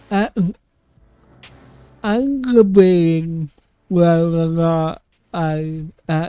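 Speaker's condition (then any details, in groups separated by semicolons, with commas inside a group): Cerebral palsy; affects voice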